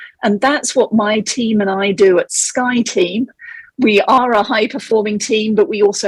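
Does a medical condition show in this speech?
No.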